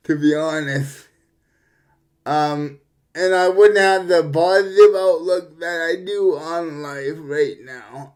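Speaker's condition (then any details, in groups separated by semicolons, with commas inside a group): Cerebral palsy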